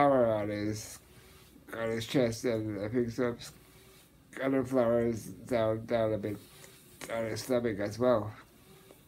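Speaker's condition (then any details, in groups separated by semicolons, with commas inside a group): Muscular dystrophy, Duchenne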